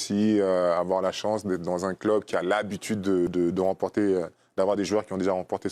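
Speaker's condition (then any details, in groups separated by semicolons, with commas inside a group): No condition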